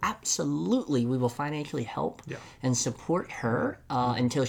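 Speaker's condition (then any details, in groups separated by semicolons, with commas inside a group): Cleft lip and palate; congenital, present from birth; listener heard 'palate' as 'pilot', self-described enunciation not always good, attributed to being from Tennessee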